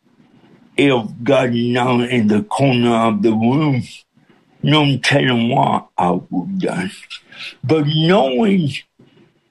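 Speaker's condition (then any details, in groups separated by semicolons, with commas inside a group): Cerebral palsy with speech impediment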